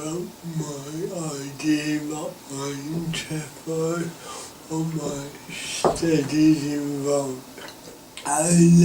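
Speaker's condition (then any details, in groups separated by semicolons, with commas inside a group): Cerebral palsy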